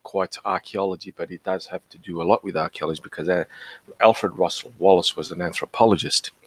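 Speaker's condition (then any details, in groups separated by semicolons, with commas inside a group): No condition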